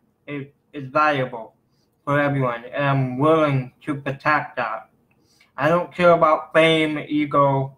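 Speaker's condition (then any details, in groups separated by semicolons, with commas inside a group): Cerebral palsy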